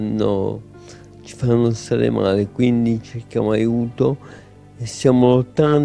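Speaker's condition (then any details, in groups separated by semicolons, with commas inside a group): Ataxia; very severe; speech affected first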